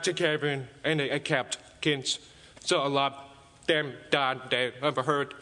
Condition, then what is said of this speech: Deafness. And she speaks. She's understood by most people.